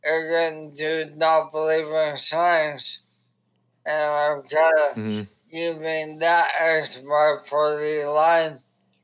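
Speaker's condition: ALS; diagnosed at 30

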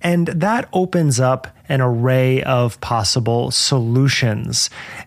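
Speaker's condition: No condition

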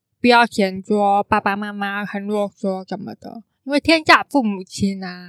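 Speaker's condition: Congenital hearing impairment, congenital cochlear underdevelopment; relies on watching eyes and surroundings to communicate

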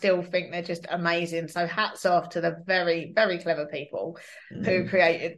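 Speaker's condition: No condition

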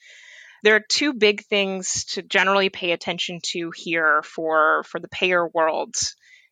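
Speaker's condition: No condition

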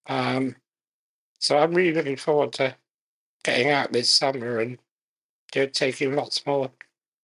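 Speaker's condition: Muscular dystrophy; severe physical disability

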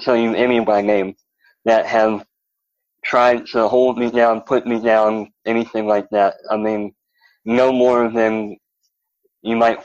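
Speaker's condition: Cleft lip and palate; double amputee

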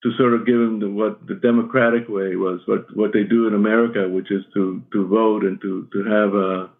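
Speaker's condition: Parkinson's; shaky voice, may stumble on words

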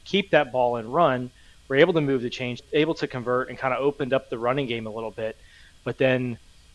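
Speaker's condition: No condition

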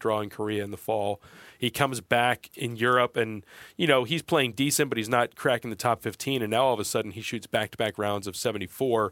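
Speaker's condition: No condition

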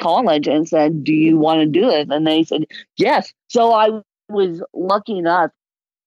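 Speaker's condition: Cerebral palsy, moderate; can talk

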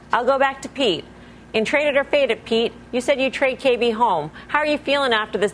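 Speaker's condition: No condition

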